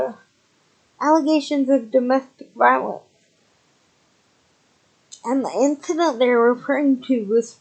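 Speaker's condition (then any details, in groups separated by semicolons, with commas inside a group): Cerebral palsy, spastic, severe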